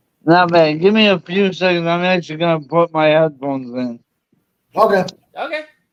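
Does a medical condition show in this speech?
Yes: ALS; diagnosed about a month ago.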